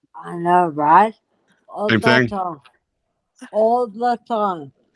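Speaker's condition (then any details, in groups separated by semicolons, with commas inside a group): Multiple system atrophy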